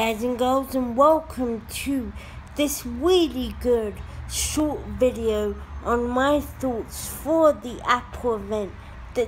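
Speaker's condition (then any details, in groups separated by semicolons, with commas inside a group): Cerebral palsy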